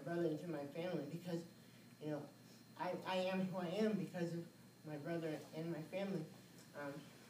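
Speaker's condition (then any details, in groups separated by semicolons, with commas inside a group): Cerebral palsy; from birth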